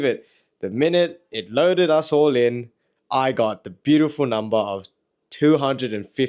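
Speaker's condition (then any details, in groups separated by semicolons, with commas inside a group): No condition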